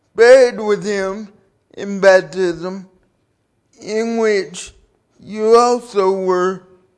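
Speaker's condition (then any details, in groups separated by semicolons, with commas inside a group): Cerebral palsy; due to birth complications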